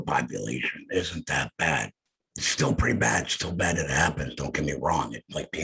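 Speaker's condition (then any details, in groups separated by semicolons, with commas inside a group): Head and neck cancer; laryngectomy; voice lost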